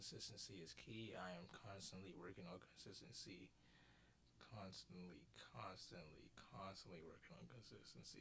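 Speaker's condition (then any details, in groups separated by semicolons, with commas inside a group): No condition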